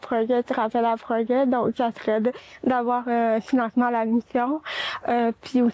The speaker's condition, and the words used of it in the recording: Cerebral palsy. Et aussi, j'ai un trouble de langage parole dû à la paralysie cérébrale.